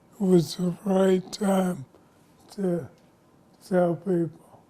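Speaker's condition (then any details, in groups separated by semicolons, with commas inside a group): ALS; onset in hands; symptoms 5 years, diagnosed 2 years ago; speech noticeably affected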